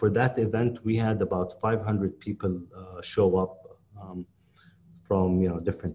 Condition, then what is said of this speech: No condition.